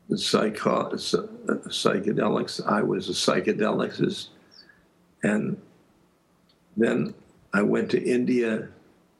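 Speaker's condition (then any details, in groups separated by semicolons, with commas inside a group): Aphasia; aphasia after stroke; speech still stops at times; and things like that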